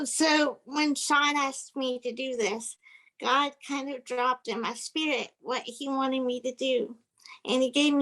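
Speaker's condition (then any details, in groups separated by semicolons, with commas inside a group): Cerebral palsy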